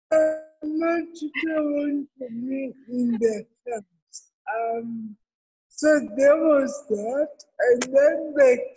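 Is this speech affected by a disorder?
Yes: cerebral palsy; from birth in Kenya, did not cry or breathe at birth, incubator for weeks, medical negligence; therapy since six months old, ongoing; other children thought talking different in childhood.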